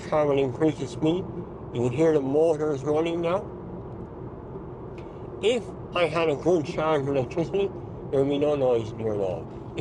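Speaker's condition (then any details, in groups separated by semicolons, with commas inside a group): Mouth cancer; speech changed by cancer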